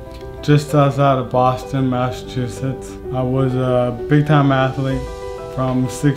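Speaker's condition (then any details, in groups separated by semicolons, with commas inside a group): ALS; voice loss expected, future eye gaze typing with banked voice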